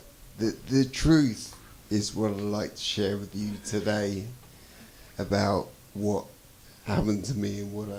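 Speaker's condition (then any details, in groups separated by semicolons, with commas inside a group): Traumatic brain injury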